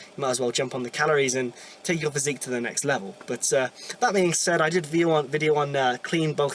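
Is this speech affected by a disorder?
No.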